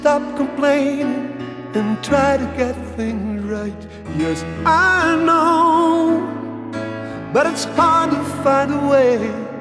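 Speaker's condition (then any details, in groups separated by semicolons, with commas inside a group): No condition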